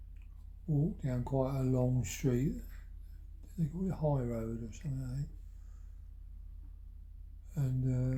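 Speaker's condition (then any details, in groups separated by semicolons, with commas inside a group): Parkinson's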